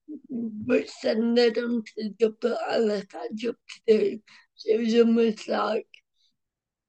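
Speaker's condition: Cerebral palsy; born medically dead, mild walking wobble

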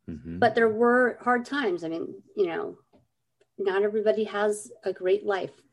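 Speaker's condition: Cleft lip and palate; some speech issues growing up

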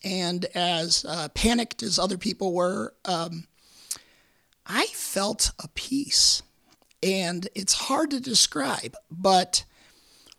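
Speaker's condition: Vocal cord cancer, repeated surgery; Hodgkin's lymphoma diagnosed at age 36

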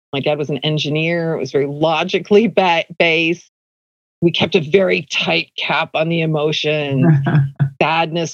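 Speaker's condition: No condition

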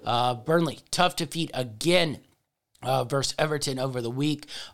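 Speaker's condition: No condition

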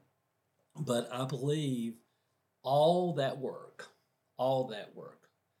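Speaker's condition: Aphasia after stroke, primary progressive aphasia; initially no talking, reading or writing, one word only, understood everything, now thinks of every word

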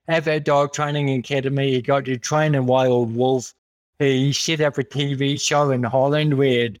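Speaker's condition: Cerebral palsy; congenital

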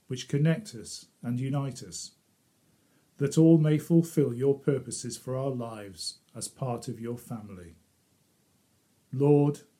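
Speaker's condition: No condition

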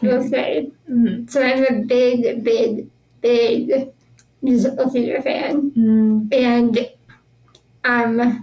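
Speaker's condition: Spinal muscular atrophy; uses power wheelchair

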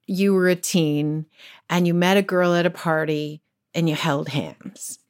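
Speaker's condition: No condition

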